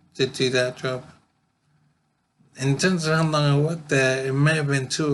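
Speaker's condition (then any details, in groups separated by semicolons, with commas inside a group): Brain injury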